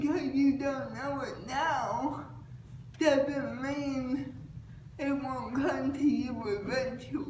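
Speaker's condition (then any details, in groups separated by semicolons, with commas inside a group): Cerebral palsy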